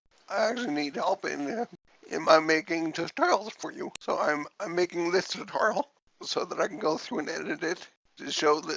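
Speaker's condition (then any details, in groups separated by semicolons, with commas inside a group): Cerebellar ataxia from brain tumour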